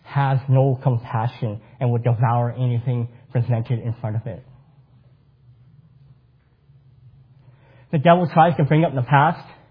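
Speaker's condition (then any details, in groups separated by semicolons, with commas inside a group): Cleft palate; congenital cleft palate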